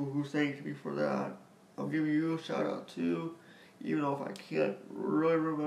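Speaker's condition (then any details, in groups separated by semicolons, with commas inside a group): Spastic quadriplegic cerebral palsy; spastic quadriplegic, all four limbs, premature birth, contractures; some difficulty speaking, no swallowing or drooling problems, no speech therapy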